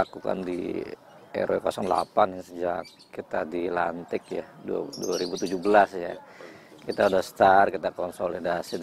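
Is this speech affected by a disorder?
No.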